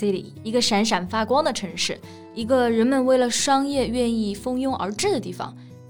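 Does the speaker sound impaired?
No.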